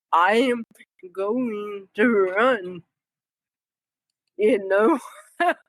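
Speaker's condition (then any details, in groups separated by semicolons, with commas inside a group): Cerebral palsy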